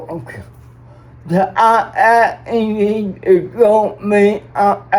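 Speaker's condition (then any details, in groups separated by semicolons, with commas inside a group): Cerebral palsy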